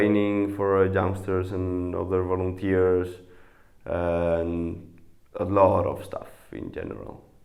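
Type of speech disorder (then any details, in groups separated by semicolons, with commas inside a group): None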